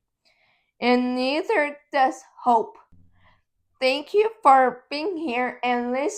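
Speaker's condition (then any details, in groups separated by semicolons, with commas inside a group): Cerebral palsy; affects muscles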